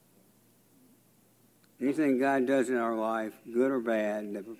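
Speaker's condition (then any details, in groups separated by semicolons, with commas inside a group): Parkinson's disease; onset age 49, worsened after 7 years, deep brain stimulation, six surgeries at Vanderbilt Hospital; 17 years since onset, progressive, accelerated during oral cancer treatment, weak, immunotherapy at West Clinic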